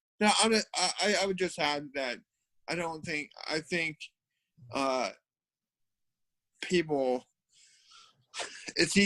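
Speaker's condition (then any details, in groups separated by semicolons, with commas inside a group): Cerebral palsy; from birth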